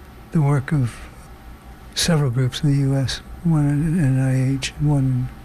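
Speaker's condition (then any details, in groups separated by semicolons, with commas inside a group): Parkinson's disease; lost sense of smell, grew up on Ontario farm, possible rotenone pesticide exposure suspected but unproven; motor function declining during recording, takes levodopa and other prescribed drugs; slow, harder to hear past couple weeks, word-finding difficulty, wrong words, loses thread, unfinished sentences, worse tired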